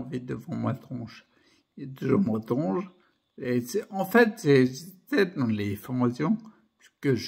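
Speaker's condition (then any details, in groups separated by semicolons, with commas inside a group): Primary progressive multiple sclerosis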